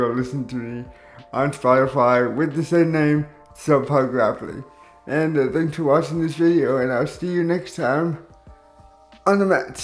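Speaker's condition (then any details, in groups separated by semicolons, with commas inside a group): Cerebral palsy; caused by stroke at birth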